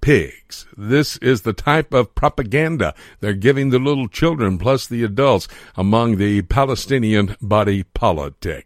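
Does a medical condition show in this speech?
No.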